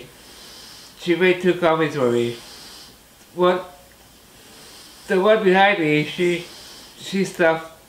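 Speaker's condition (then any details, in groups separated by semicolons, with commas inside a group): Muscular dystrophy, Duchenne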